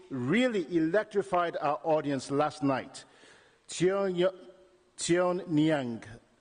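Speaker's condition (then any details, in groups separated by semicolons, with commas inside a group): No condition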